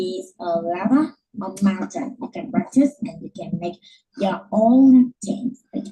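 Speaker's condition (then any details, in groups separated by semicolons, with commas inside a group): No condition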